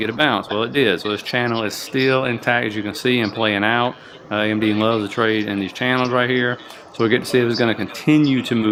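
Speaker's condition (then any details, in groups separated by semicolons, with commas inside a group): No condition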